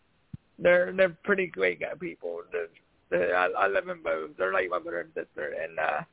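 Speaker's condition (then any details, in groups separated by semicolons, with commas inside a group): Cerebral palsy; voice improved over last year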